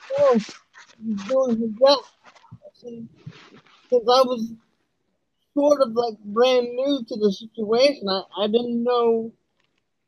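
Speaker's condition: Cerebral palsy; speech too slow to keep pace with thoughts

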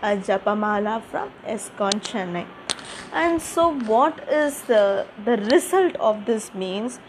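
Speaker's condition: No condition

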